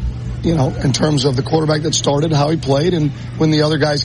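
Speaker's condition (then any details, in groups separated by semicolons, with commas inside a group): No condition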